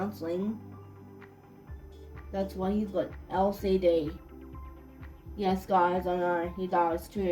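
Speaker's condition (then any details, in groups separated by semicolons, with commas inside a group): Cerebral palsy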